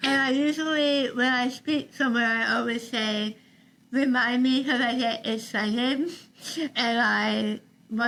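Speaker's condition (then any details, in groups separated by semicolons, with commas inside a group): Tongue cancer, partial glossectomy, forearm graft; over half tongue removed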